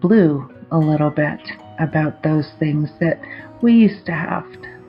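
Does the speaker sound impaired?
Yes: aphasia after stroke; in recovery, in speech therapy, aphasia improving; aphasia getting a lot better, choir singing lost with aphasia.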